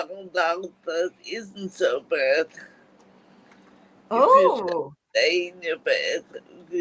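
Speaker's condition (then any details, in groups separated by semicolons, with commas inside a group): Multiple sclerosis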